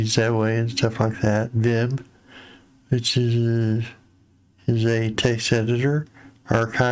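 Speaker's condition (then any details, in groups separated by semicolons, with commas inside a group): Parkinson's disease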